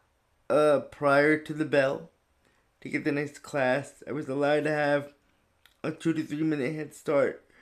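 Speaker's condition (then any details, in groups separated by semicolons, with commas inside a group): Cerebral palsy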